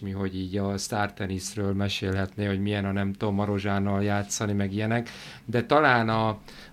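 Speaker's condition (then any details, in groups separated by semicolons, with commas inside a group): No condition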